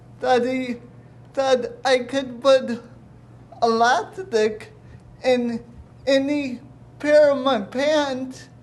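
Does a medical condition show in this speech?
Yes: cerebral palsy.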